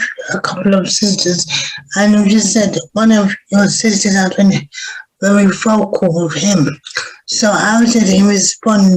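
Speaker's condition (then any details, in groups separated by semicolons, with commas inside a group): Cerebral palsy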